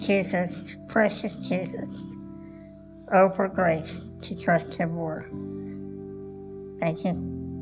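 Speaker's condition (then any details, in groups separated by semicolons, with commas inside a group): Cleft lip and palate, Goldenhar syndrome; congenital, born without right ear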